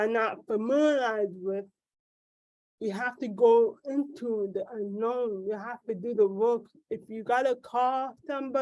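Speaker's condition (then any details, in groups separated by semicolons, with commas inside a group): Cerebral palsy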